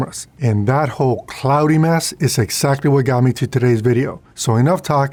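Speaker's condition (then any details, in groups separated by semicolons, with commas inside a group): No condition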